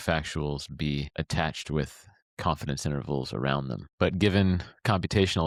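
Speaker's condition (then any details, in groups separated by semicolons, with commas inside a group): No condition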